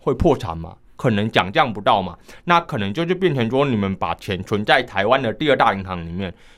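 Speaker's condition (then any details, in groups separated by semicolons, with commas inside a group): Hearing impairment; unusual high-frequency hearing loss, low frequencies near normal, market hearing aids largely ineffective, uses atypical assistive device; mild, high pitches barely heard, misses teammates' calls without assistive device, uses hand signals; underwent speech rehabilitation therapy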